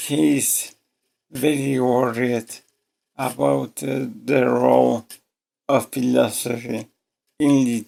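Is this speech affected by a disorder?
Yes: ALS.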